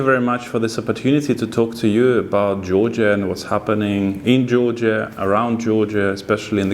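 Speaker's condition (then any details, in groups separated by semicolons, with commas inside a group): No condition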